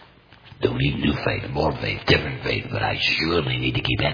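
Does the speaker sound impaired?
Yes: total laryngectomy; complete laryngectomy for larynx cancer, voice prosthesis; speaks through voice prosthesis, may cough while speaking, microphone setup worked out for him; unusual tone of voice, may sound painful to listeners, understandable with careful listening.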